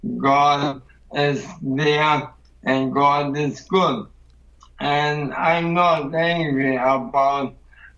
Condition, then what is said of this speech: ALS (motor neuron disease). And I like apologize about my voice and my bad English, but I have for the support my wife.